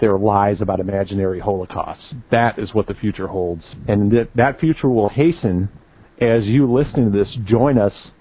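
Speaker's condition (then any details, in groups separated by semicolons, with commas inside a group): No condition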